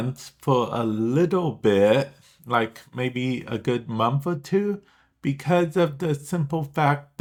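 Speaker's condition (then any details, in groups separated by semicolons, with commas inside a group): Cerebral palsy; affects speech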